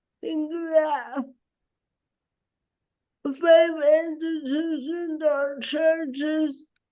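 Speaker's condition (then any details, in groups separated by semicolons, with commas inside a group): Cerebral palsy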